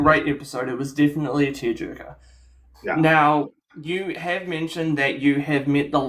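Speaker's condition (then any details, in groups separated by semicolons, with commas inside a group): No condition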